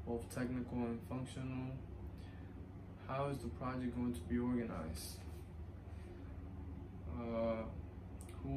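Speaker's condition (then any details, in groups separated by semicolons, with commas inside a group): No condition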